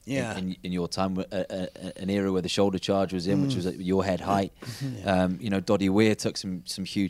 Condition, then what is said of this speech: None; typical speech.